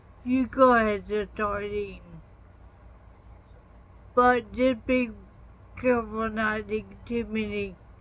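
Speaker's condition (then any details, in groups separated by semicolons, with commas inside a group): Traumatic brain injury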